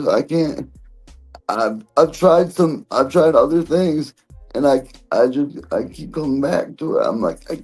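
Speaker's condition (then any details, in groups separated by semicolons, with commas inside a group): Cerebral palsy; present from birth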